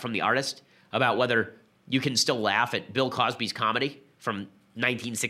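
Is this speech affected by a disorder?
No.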